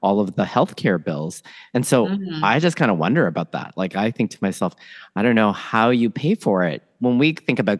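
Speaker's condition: No condition

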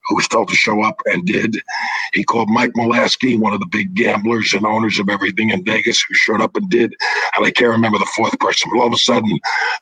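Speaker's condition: Throat cancer, vocal cords removed; no voice for about five years after vocal cord removal, now partial voice

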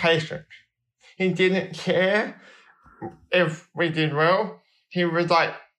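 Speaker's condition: Cerebral palsy

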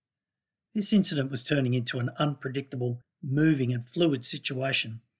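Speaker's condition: No condition

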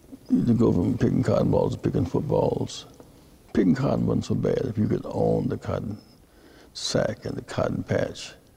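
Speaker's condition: Parkinson's disease; speech therapy

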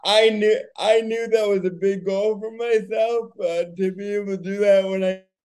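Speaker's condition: Cerebral palsy; wheelchair user

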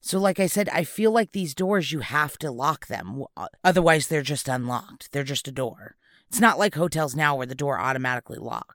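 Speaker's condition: No condition

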